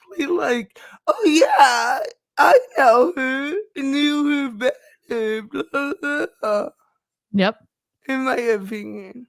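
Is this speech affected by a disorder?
Yes: cerebral palsy; talks funny.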